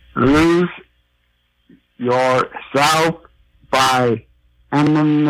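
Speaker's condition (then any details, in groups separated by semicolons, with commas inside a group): Aphasia after stroke; knows the word but cannot say it, hard speaking, singing a song very difficult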